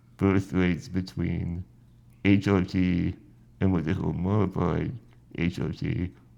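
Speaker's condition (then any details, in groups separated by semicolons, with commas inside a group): Spinal muscular atrophy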